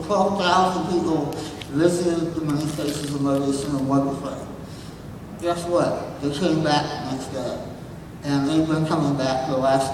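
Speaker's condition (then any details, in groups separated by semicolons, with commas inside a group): Moebius syndrome; since birth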